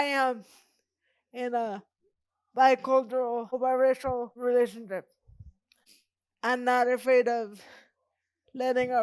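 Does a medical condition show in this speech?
Yes: cerebral palsy; present from birth.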